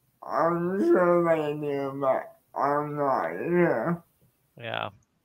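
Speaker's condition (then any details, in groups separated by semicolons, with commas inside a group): Cerebral palsy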